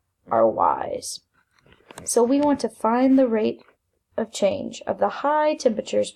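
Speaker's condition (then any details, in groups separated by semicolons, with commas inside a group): No condition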